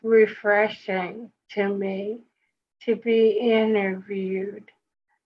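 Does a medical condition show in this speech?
Yes: speech impediment; possibly a bit slower than before.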